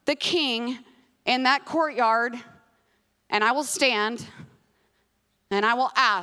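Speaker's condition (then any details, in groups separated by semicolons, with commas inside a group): No condition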